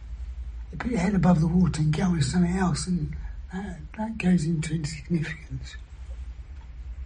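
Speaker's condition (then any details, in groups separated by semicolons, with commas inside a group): Throat cancer surgery, vocal injections; years after treatment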